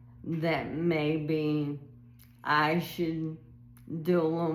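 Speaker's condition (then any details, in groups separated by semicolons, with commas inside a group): ALS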